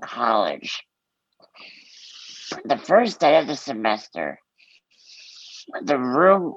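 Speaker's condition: Muscular dystrophy; from birth, collagen 6a3 mutation, floppy hands and feet, diagnosed at 4, type found at 25; good public speaker, public speaking for over two thirds of life

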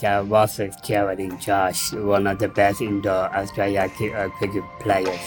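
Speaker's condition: Down syndrome; intellectual disability

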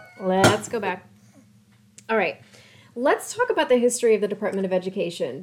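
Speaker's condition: No condition

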